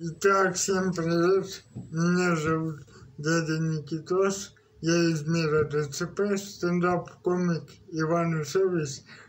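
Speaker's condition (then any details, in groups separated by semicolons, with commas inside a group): Cerebral palsy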